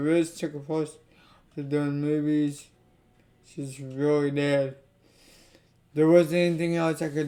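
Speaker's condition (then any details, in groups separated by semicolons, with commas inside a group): Cerebral palsy; affects legs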